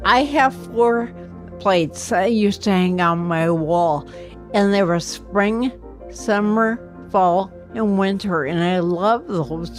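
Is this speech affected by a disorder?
Yes: ataxia; affects motor skills and voice; progressive, cannot write or type; speaking problems over last couple of years.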